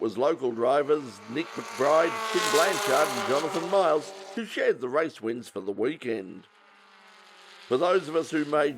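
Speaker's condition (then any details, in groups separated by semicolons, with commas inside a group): No condition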